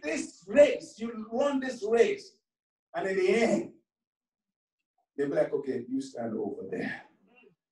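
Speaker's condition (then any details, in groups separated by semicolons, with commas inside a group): No condition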